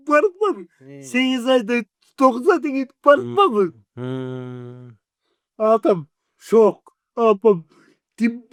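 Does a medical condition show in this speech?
Yes: cerebral palsy; 40 years with condition.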